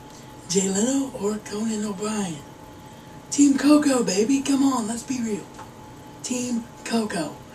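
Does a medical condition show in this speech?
Yes: cerebral palsy; wheelchair bound.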